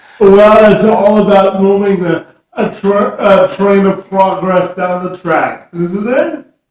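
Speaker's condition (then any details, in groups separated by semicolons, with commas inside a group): Cerebral palsy; from birth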